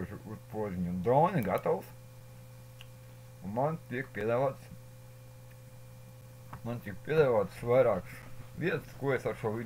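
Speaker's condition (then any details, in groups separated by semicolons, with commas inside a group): Cerebral palsy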